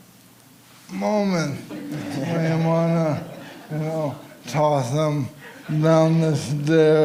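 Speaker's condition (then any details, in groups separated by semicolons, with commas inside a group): ALS; uses AI voice clone, types speech, dislikes own voice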